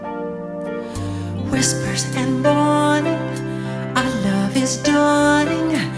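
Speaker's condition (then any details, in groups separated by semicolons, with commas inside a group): No condition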